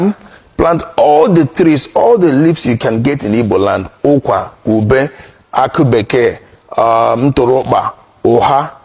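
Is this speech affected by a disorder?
No.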